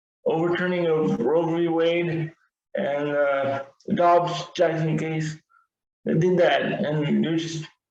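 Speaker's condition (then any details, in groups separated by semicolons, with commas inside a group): Cerebral palsy, severe; wheelchair user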